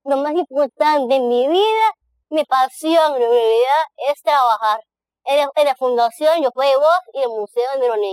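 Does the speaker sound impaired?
Yes: Down syndrome; present from birth.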